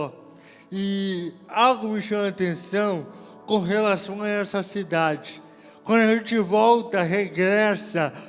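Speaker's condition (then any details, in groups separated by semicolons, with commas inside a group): Cerebral palsy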